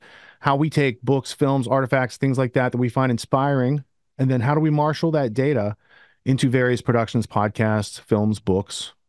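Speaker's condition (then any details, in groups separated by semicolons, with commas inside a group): No condition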